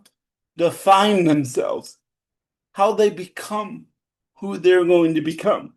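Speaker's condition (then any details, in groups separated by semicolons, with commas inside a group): Cerebral palsy; spastic type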